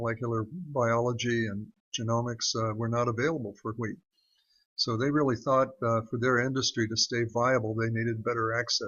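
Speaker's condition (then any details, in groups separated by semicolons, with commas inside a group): No condition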